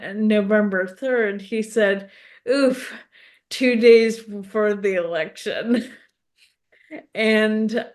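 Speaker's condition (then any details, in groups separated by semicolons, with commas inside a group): ALS; specialist-confirmed diagnosis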